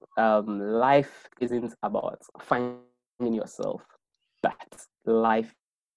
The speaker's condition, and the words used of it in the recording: Stuttering. So in helping other people who stammer, I found out that I'm able to speak more confidently because I realized I'm not alone.